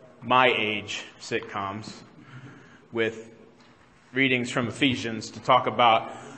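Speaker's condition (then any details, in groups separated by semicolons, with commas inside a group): No condition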